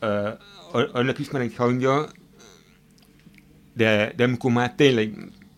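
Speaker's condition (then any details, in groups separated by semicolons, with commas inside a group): Hard of hearing; hearing aid mentioned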